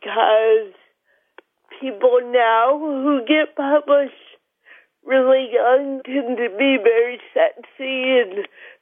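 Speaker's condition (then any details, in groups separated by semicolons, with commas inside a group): Cerebral palsy; mild; joins by phone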